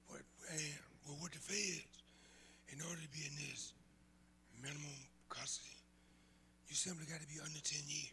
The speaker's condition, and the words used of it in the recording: Throat cancer. Everybody can tell I got some throat issues.